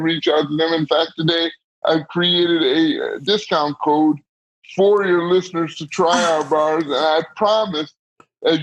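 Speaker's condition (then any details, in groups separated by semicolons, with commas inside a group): Cerebral palsy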